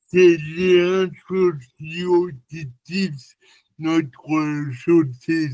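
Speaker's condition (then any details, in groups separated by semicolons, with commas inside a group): Cerebral palsy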